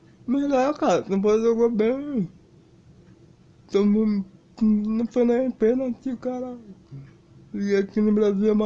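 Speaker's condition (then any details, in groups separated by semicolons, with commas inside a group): Cerebral palsy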